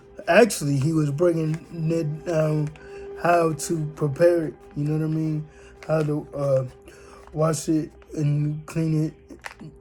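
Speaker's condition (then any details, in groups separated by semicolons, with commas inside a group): Cerebral palsy, spastic diplegia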